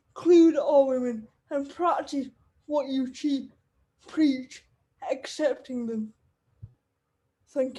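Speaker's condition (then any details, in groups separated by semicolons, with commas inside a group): Cerebral palsy; wheelchair user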